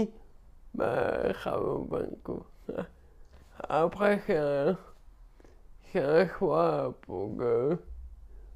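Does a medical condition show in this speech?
Yes: cerebral palsy; perceptual disorders; slowness.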